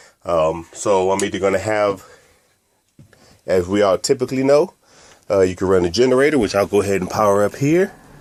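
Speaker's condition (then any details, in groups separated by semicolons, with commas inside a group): No condition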